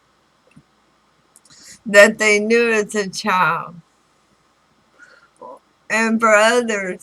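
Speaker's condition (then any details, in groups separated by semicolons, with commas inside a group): Throat cancer radiation damage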